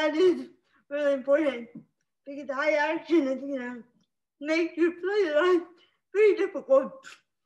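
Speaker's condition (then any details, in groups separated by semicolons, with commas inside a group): Spastic cerebral palsy; uses wheelchair; can speak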